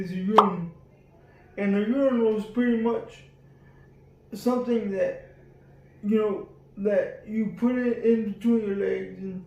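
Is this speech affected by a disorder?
Yes: cerebral palsy.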